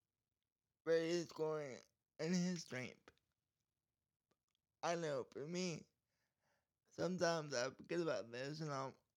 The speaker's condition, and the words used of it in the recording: Cerebral palsy. You see, this encouraged me because, like I've said before on the podcast, I have a speech problem due to my cerebral palsy.